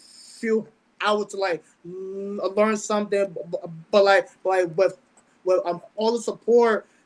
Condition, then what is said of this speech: Stuttering. I don't like to be on stage just talking and talking because my fear last time is that certain words will come out